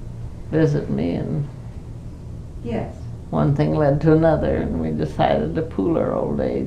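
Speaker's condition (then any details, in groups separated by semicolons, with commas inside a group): Parkinson's disease; 5 years since onset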